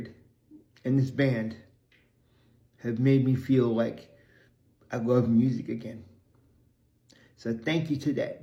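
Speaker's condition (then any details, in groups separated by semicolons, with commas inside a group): Cerebral palsy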